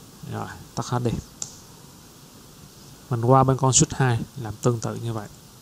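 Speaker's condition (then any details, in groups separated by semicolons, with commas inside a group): No condition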